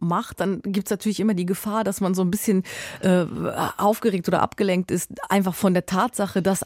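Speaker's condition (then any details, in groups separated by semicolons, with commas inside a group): No condition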